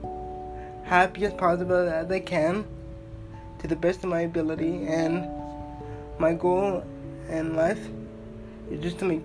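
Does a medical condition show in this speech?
Yes: cerebral palsy; uses wheelchair.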